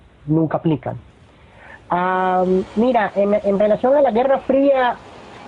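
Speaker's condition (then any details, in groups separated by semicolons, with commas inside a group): No condition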